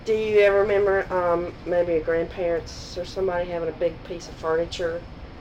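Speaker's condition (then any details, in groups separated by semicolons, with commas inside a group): No condition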